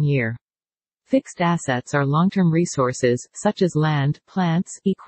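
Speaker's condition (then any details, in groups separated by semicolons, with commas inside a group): No condition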